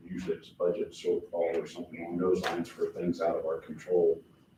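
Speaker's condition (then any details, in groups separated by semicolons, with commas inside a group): No condition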